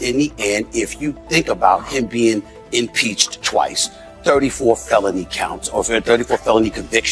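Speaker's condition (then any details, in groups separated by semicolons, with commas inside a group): No condition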